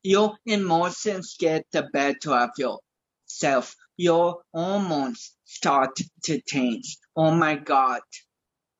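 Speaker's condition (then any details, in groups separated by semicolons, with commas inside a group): Cerebral palsy; coordination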